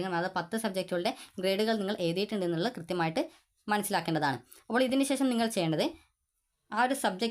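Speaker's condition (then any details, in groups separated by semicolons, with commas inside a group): No condition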